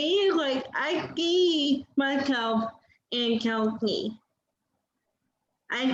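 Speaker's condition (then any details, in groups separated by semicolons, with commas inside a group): Cerebral palsy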